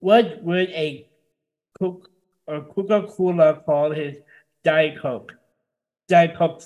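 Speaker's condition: Down syndrome; short phrases, some ungrammatical sentences, does public speaking, speaking engagements and podcasts

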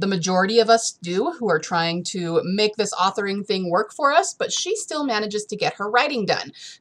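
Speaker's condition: No condition

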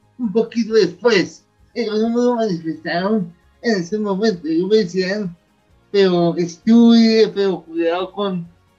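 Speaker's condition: Cerebral palsy; from birth in Bogotá, near death as newborn, long incubator stay, physical disability, needs assistance; age 37; speech difficulty, noted as a hurdle for work as lecturer

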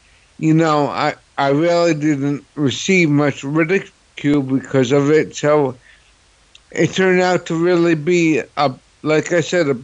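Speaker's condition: Cerebral palsy; no typical CP voice

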